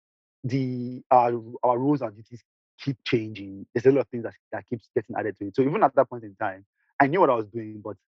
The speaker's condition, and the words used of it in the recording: Stuttering. Maybe because I stuttered, or maybe because I spoke too fast.